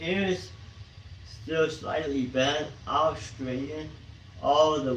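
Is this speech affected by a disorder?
Yes: tongue cancer surgery.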